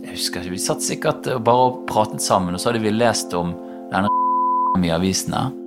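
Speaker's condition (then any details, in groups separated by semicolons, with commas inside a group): No condition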